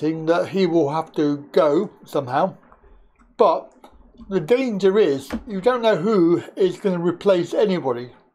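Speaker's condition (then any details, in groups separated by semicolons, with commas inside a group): Cerebral palsy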